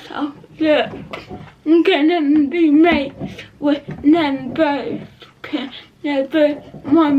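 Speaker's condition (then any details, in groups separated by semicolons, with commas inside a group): Cerebral palsy; not quadriplegic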